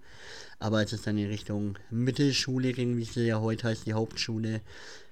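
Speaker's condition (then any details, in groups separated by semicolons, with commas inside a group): Cleft palate; since childhood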